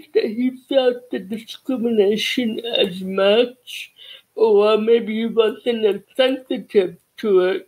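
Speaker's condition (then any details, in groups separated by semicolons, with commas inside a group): Cerebral palsy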